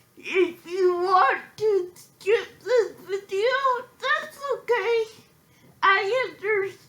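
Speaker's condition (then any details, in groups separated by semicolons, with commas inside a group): Physical speech impairment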